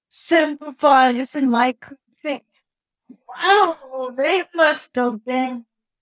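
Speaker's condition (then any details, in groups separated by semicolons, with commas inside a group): Cerebral palsy; speech therapy in public school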